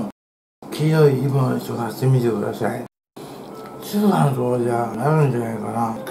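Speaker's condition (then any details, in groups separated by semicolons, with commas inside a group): Tongue cancer, partial glossectomy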